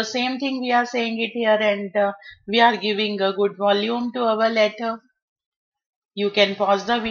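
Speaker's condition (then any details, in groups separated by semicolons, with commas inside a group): No condition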